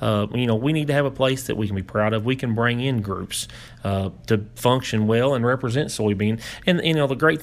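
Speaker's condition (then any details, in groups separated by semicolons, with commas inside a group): No condition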